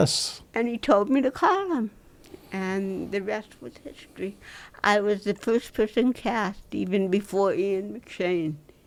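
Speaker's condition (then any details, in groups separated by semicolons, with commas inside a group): Dystonia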